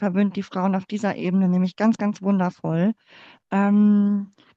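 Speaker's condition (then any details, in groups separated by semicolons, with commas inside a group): Cleft palate; congenital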